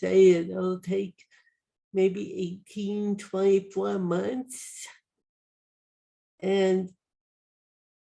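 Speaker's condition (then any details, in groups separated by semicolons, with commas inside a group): Cerebral palsy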